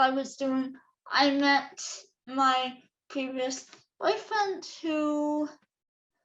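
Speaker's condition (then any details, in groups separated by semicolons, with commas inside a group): Cerebral palsy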